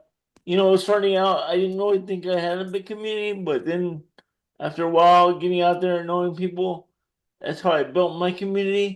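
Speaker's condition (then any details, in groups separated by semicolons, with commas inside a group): Cerebral palsy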